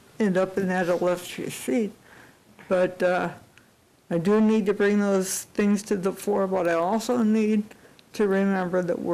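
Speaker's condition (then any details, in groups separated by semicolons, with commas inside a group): Cerebral palsy; unable to type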